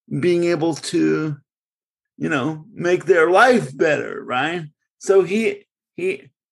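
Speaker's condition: Cerebral palsy; congenital cerebral palsy

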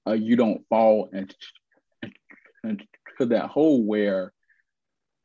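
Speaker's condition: Stuttering; lifelong stutter, aware of it from about age 4; still stutters, speaks on stage, gave TEDx Charlotte talk, speaking coach Naeem; once felt unable to make sales or phone calls; repeated sounds, blocks

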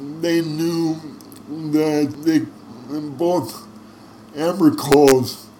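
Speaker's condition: Cerebral palsy; from birth

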